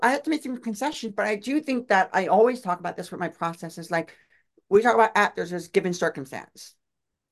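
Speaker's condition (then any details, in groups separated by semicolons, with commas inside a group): Deaf; uses own voice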